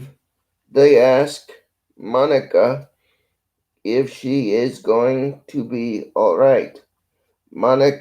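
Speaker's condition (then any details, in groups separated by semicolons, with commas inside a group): Cerebral palsy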